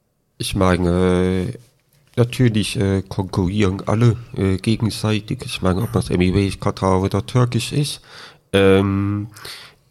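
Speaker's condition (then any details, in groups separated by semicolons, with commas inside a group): Deafness with cochlear implant, congenital deafness; no hearing until age 13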